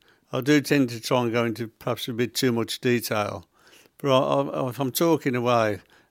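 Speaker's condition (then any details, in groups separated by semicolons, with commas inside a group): Parkinson's; began as little finger tremor spreading to whole hand within 4-5 weeks; symptoms possibly audible in voice, may sound quieter and slower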